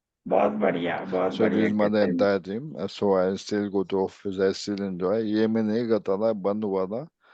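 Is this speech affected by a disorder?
Yes: ALS; speech improved a little.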